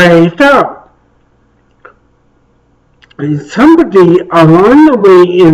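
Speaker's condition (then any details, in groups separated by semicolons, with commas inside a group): Traumatic brain injury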